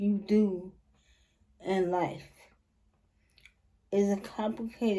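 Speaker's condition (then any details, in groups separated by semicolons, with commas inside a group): Cerebral palsy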